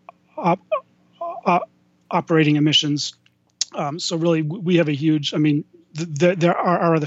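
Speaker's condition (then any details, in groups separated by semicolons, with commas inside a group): Stuttering; lifelong stutter; may freeze up mid-speech, then gets back on a roll; repeated words, blocks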